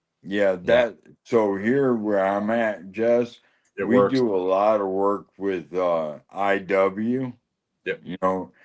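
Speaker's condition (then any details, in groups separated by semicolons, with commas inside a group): Lou Gehrig's disease (ALS)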